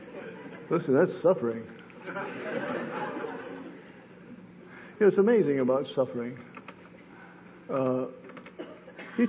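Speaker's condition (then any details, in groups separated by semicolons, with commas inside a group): Parkinson's disease; sleep disrupted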